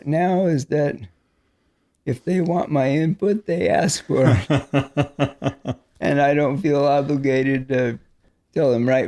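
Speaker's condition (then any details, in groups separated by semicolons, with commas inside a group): ALS; progressive, respiratory muscles weakened; about 8 years since diagnosis, power wheelchair, nighttime ventilator; breathes unaided by day using accessory muscles, declining lung function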